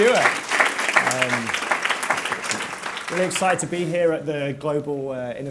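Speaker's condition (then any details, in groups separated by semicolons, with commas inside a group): No condition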